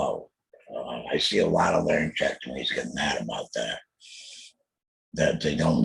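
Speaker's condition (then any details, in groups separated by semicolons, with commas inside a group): Total laryngectomy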